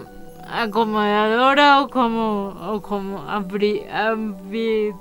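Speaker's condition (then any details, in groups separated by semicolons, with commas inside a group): Cerebral palsy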